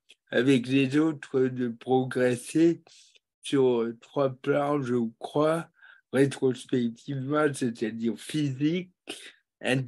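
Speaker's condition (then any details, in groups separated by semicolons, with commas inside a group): Cerebral palsy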